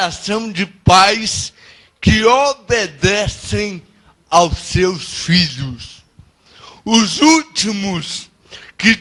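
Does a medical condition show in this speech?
Yes: cerebral palsy; no speech as child.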